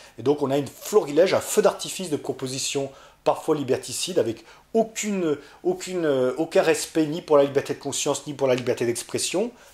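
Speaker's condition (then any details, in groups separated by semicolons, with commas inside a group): No condition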